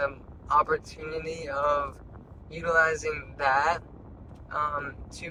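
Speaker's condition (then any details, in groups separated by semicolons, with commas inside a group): Traumatic brain injury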